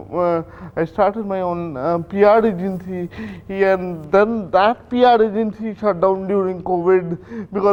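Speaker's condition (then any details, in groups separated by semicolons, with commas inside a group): Cerebral palsy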